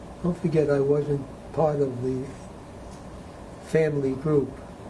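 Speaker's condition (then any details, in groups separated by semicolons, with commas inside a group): Parkinson's disease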